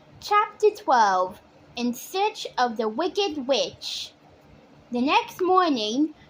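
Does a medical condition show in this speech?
No.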